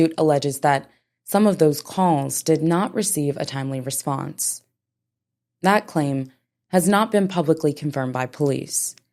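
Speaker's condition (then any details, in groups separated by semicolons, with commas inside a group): No condition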